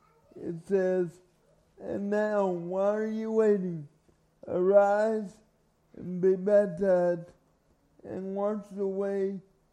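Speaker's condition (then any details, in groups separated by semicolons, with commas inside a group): Cerebral palsy; carried everywhere by parents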